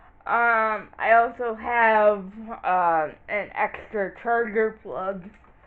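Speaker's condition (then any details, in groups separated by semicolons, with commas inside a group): Cerebral palsy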